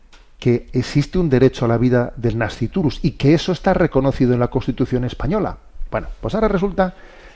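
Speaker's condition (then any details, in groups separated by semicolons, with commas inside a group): No condition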